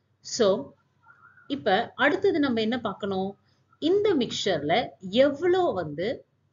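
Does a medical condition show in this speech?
No.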